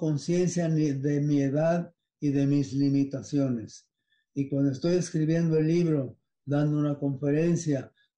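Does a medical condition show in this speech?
Yes: Parkinson's disease; no tremor, fairly controlled, sudden difficulty swallowing and salivating about four months ago.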